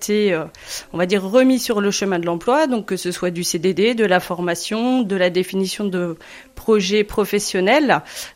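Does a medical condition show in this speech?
No.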